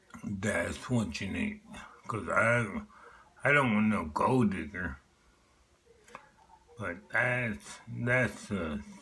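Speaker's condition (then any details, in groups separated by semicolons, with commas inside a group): Multiple sclerosis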